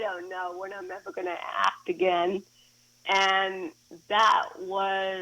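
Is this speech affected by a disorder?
Yes: cerebral palsy.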